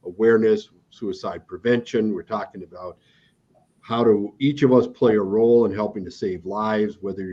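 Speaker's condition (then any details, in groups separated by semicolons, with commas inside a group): No condition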